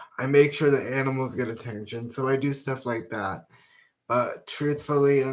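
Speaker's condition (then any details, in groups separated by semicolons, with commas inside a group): Cerebral palsy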